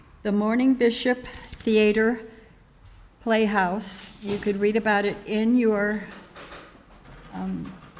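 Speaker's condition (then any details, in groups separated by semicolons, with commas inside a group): No condition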